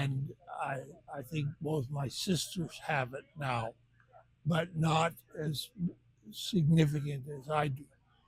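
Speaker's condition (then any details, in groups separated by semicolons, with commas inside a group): Benign essential tremor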